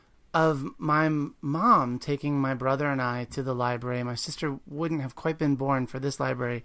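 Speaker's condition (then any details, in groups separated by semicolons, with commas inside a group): No condition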